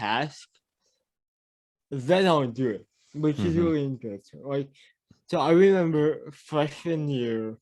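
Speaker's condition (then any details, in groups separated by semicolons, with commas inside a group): Cerebral palsy; mild speech impediment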